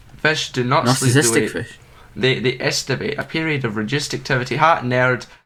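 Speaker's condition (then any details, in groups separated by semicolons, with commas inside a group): No condition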